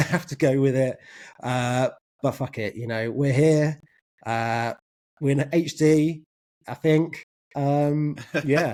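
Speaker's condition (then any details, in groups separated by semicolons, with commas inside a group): No condition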